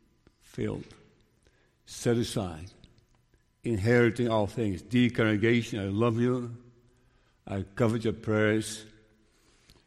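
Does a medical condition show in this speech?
Yes: Parkinson's disease; diagnosed 5 years ago, very slow progression per neurologist; sometimes stutters and blurs words, still preaching.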